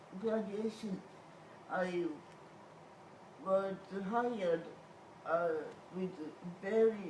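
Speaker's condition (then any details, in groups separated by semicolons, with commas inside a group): Cerebral palsy; whole body affected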